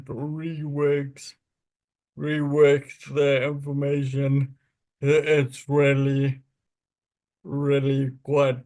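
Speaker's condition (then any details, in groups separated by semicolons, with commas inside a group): Friedreich's ataxia; spasticity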